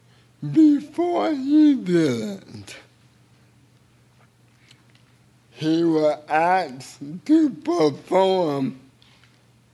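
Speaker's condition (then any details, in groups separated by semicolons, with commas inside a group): Cerebral palsy; involuntary hand movements; speech a little unclear, a little difficult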